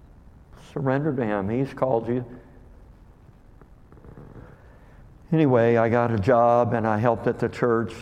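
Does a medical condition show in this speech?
Yes: cleft lip and palate; called hair lip.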